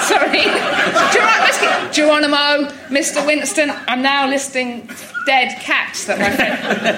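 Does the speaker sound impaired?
Yes: Tourette's syndrome; tics since about age 6, neurological, believed inherited, intensified in early 20s, tics fluctuate over life; random words like hedgehog, Geronimo, some swearing, blurts worst thing.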